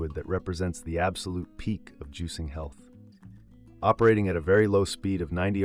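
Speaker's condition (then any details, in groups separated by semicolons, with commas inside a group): No condition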